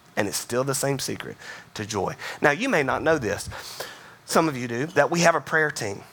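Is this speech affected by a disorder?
No.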